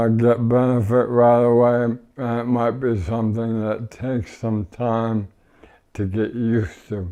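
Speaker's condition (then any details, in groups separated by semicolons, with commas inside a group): ALS; no tracheostomy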